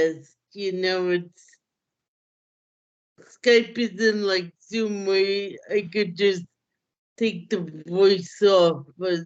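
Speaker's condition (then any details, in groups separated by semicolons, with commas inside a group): Cerebral palsy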